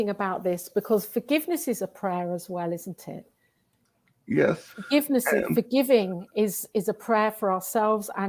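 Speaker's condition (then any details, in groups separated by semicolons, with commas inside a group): No condition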